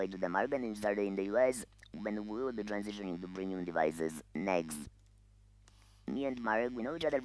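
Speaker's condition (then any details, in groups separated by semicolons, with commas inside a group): Laryngeal cancer, voice loss, electrolarynx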